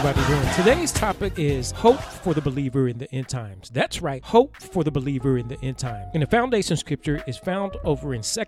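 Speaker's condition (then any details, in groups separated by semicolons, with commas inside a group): No condition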